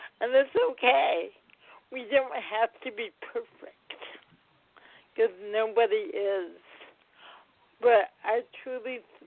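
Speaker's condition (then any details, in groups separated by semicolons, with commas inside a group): Cerebral palsy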